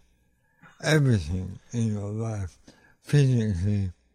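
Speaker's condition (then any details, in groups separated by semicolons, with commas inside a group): ALS; ALS (Lou Gehrig's disease), motor neurons dying, possible diagnosis about a year ago; rode recumbent tricycle after fall in Arizona, three emergency room visits; voice already affected by condition, used to be fairly soft-spoken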